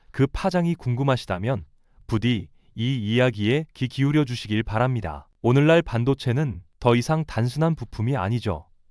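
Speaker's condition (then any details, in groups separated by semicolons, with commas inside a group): No condition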